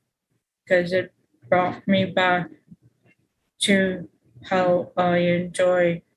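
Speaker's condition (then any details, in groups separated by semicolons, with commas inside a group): Aphasia; speech regained after practicing in hospital therapy, hospitalized twice, ice pack on forehead, fidget toys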